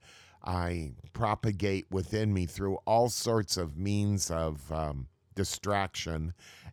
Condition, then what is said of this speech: No condition.